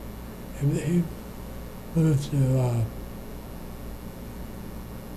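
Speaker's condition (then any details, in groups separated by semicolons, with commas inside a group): Parkinson's disease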